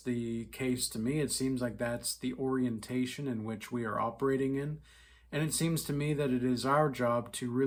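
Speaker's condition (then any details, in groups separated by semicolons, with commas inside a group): No condition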